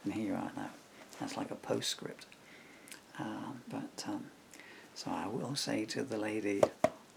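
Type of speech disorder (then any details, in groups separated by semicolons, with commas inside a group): Severe bulbar dysarthria; progressive bulbar palsy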